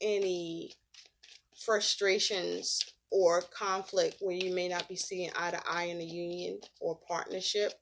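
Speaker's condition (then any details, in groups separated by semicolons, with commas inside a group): No condition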